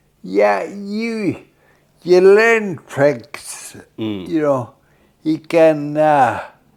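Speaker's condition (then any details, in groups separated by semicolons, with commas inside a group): Friedreich's ataxia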